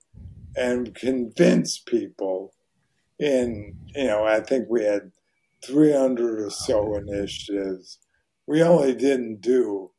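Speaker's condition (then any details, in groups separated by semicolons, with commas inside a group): ALS; voice very hoarse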